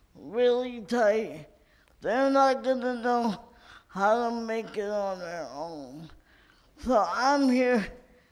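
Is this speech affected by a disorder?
Yes: cerebral palsy; from birth, uses wheelchair.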